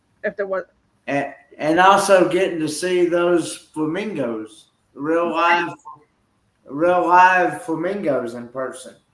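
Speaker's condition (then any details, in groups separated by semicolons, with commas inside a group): Cerebral palsy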